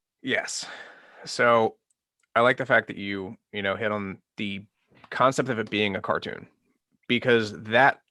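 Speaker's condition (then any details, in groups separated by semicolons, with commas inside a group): No condition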